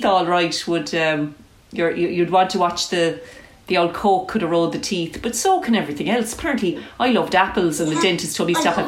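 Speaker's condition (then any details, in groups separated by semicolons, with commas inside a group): No condition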